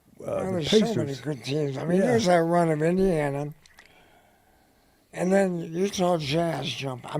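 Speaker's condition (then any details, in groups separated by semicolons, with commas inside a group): Head and neck cancer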